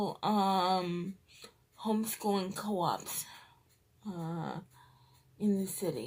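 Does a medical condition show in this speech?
Yes: cerebral palsy, triplegia.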